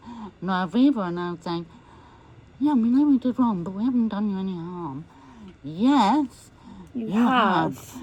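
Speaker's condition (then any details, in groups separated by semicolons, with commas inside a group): MND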